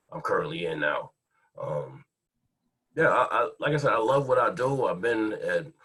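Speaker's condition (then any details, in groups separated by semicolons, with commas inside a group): No condition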